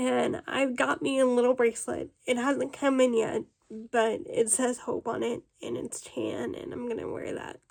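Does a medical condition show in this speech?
Yes: cerebral palsy, spastic.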